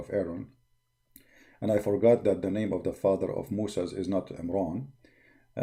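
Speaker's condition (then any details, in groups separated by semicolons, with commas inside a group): No condition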